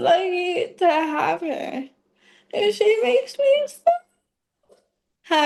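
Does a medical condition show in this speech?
Yes: ALS.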